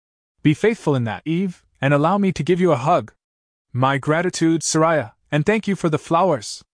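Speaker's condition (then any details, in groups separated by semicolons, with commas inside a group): No condition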